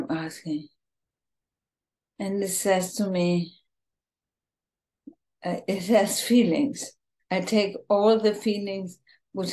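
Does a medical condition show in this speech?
Yes: ALS, bulbar form, bulbar onset.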